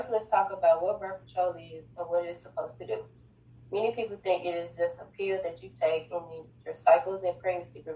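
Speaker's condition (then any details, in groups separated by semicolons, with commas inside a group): No condition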